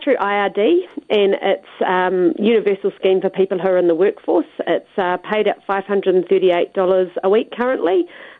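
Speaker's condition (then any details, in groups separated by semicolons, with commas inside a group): No condition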